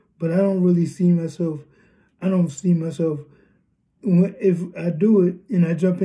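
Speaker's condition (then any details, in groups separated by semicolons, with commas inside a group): Cerebral palsy, spastic diplegia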